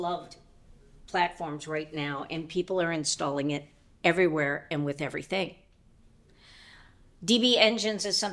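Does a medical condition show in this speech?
No.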